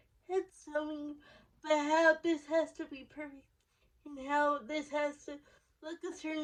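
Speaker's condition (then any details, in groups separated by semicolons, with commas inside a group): Cerebral palsy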